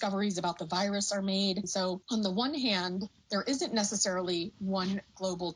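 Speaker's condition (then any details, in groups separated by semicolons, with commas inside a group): No condition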